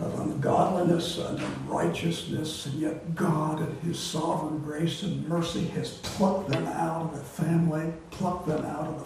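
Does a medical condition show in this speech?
Yes: voice disorder; not contagious.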